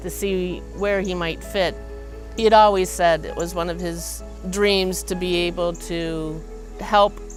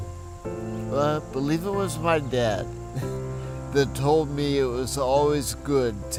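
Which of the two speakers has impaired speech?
The second: traumatic brain injury; accident, affected memory, walking, speech, nervous system; long recovery; speech relearned after injury.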